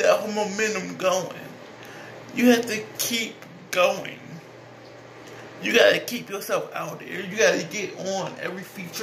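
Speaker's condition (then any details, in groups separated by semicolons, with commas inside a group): Cerebral palsy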